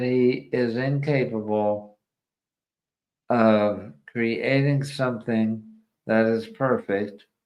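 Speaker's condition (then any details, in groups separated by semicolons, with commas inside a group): ALS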